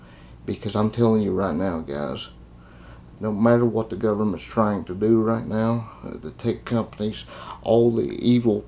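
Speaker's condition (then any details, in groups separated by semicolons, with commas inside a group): Cerebral palsy; confined to a wheelchair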